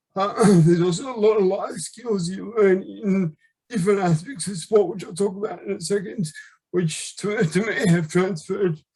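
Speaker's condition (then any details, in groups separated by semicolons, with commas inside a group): Left hemiplegia; left-sided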